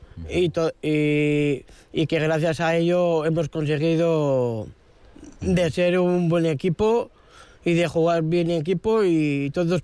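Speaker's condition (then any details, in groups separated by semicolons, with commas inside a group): Down syndrome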